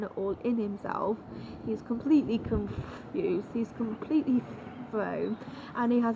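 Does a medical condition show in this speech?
No.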